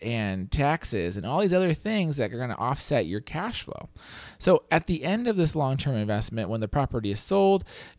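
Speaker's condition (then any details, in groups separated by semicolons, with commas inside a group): No condition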